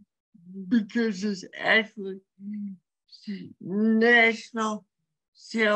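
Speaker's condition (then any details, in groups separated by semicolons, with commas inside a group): Cerebral palsy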